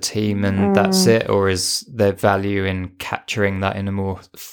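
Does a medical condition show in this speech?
No.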